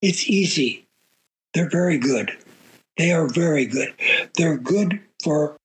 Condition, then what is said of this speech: Aphasia. By the way, you know, I've had a stroke almost 5 years ago, and I have aphasia, but you'll see it'll be okay for our talking about everything, okay?